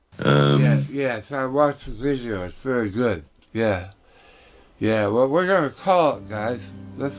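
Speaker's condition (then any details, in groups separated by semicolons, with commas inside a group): Tongue cancer; tongue tumor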